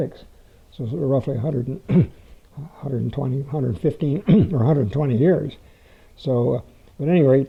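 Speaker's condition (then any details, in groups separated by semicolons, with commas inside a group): No condition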